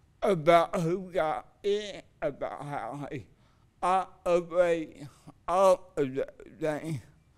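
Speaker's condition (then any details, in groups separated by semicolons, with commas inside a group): Cerebral palsy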